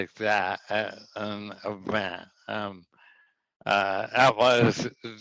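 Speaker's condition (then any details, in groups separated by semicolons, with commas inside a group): ALS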